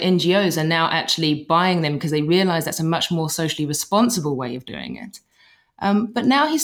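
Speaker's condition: No condition

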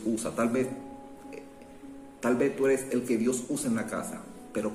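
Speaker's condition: No condition

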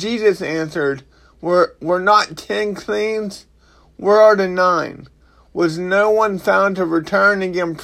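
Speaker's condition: Cerebral palsy; limps

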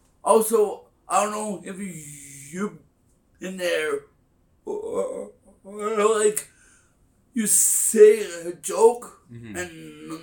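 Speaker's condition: Stutter; dropped due to time-limit penalties; penalized for stutter under Toastmasters time limits, handling silences while stuttering on stage; prolonged sounds

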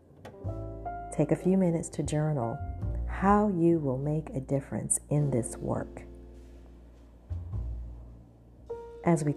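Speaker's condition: No condition

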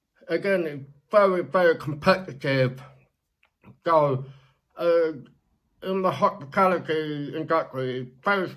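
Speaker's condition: Deafness, born deaf; sounds like late-deafened speaker

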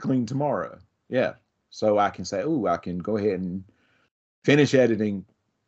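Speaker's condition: No condition

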